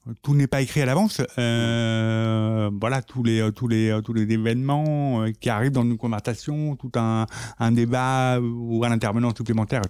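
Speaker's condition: Profound deafness from birth, congenital

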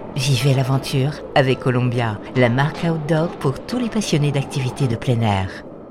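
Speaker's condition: No condition

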